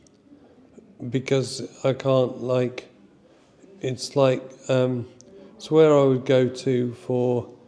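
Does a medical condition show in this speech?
Yes: motor neurone disease (ALS).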